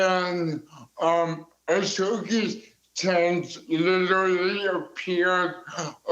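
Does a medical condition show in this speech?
Yes: cerebral palsy.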